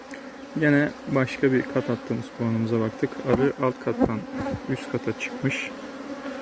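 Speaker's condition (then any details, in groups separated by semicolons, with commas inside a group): No condition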